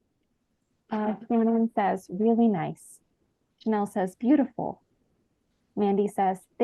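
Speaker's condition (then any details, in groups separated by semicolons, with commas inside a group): No condition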